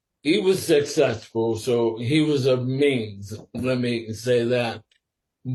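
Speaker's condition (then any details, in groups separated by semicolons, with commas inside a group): Sporadic ALS; swallowing and breathing tested; must speak slower and carefully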